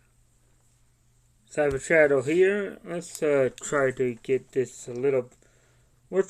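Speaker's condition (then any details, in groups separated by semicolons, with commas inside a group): Cerebral palsy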